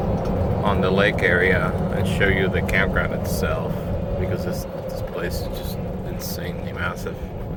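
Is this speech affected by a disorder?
No.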